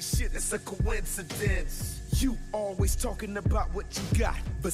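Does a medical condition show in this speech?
No.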